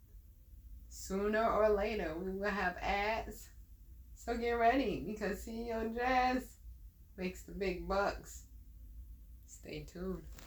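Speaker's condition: Dysarthria; dysarthria ongoing, hoping it resolves; voice affected

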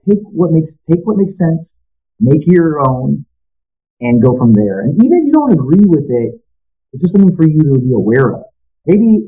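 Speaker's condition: No condition

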